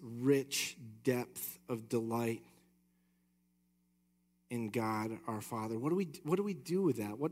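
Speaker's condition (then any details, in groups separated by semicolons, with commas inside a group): No condition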